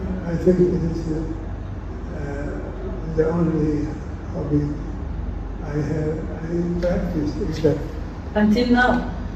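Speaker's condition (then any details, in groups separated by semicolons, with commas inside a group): Parkinson's; diagnosed 13 years ago, age 75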